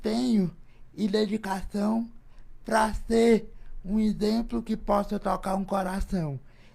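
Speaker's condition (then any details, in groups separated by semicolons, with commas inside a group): Cerebral palsy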